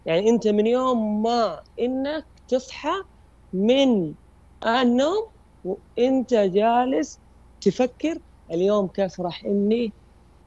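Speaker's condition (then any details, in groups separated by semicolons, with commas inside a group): Stuttering; milder than many others, therapy begun about two years ago, cognitive behavioral therapy, strategy training; prolonged sounds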